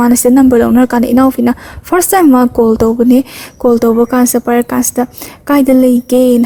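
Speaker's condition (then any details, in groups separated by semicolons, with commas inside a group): No condition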